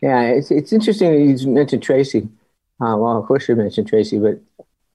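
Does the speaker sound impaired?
Yes: Parkinson's disease; Parkinson's about 30 years, spinal tumor removed, surgery risking paralysis, had to relearn walking.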